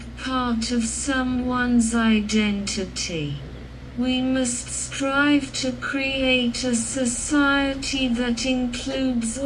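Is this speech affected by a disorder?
Yes: cerebral palsy.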